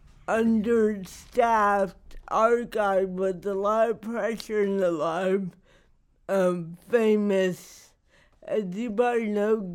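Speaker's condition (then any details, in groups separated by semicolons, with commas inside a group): Cerebral palsy; wears down with age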